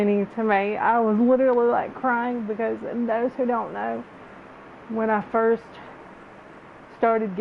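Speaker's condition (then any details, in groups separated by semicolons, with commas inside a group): Cerebral palsy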